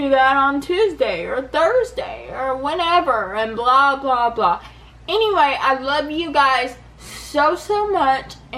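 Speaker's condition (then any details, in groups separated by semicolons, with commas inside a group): Cerebral palsy; affects balance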